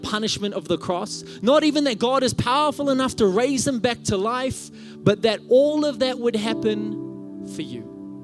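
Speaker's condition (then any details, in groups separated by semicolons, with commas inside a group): No condition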